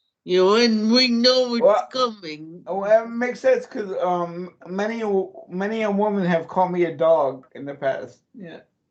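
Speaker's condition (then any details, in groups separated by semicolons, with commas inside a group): Cerebral palsy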